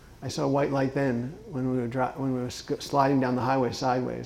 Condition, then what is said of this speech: Parkinson's disease. You've got a progressive, degenerative, tough for me to say,